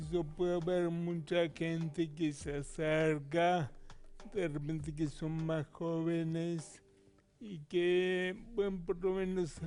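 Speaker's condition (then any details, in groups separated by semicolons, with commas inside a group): Friedreich's ataxia; genetic, from birth, cardiac involvement; wheelchair user, currently fairly stable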